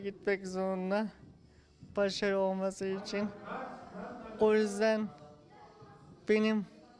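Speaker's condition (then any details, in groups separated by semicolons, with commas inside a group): Cerebral palsy; since birth, wheelchair user; weakened muscles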